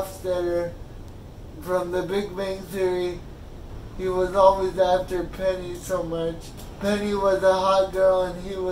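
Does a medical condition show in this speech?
Yes: cerebral palsy.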